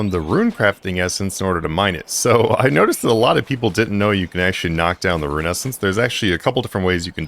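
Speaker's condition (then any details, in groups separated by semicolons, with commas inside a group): No condition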